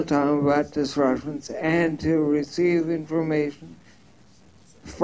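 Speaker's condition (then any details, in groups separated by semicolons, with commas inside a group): Ataxia; neuromuscular disease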